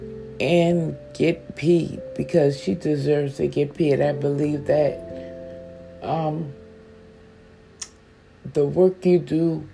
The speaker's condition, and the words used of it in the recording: Stuttering. I know that because I don't sleep I have a stutter now that sits with me.